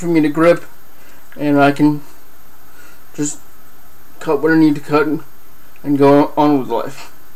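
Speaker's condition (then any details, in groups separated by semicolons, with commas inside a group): Cerebral palsy; affects hand use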